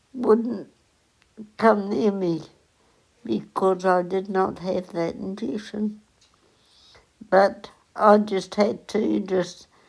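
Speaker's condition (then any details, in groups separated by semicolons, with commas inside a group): Cerebral palsy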